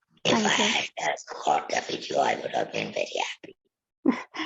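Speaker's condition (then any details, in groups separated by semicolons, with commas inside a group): Laryngectomy for vocal cord cancer; natural voice lost, speaks with voice prosthesis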